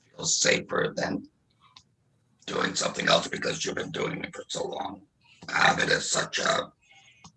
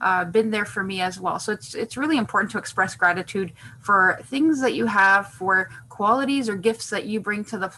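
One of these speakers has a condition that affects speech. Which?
The first: laryngectomy; no speech for months after operation, needs one hand to speak.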